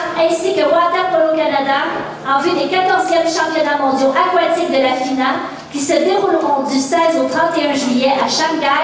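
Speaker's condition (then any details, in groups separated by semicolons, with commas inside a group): No condition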